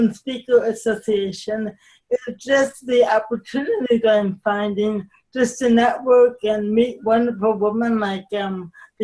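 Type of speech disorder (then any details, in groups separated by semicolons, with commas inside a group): Cerebral palsy, mild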